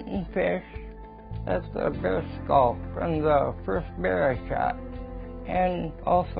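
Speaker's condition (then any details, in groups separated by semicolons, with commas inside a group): Ataxia; balance problem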